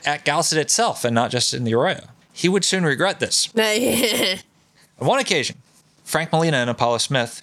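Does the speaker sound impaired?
No.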